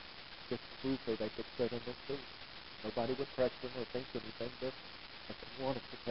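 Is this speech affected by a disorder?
No.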